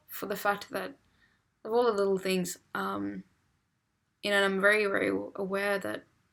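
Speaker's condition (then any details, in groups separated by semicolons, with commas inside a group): No condition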